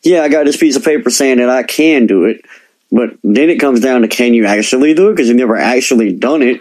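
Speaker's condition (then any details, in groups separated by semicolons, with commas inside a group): Cleft lip and palate; present from birth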